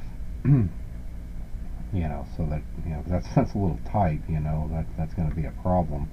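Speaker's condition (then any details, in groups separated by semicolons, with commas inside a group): No condition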